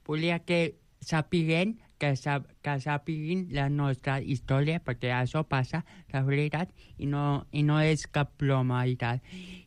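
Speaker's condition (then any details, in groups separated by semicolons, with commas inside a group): Joubert syndrome; present from birth; age 29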